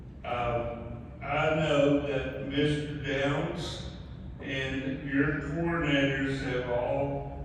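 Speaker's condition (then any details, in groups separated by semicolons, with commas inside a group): ALS; mainly right side and both legs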